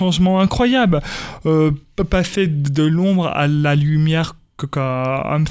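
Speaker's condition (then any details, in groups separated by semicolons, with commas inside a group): Stuttering; stuttering since early childhood at school, speech therapy helped, told elimination almost impossible; stuttering persists, described by him as an accent; repeated sounds, blocks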